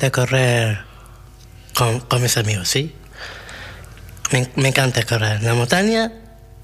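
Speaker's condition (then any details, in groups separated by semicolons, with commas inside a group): Down syndrome, trisomy 21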